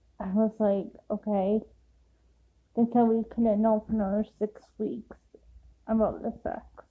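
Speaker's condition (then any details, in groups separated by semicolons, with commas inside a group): Cerebral palsy; affects walking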